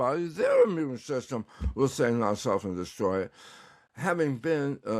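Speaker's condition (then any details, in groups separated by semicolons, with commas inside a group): Tongue cancer; tongue paralyzed by tumor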